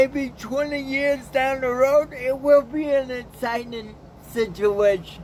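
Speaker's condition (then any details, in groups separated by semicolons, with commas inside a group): Cerebral palsy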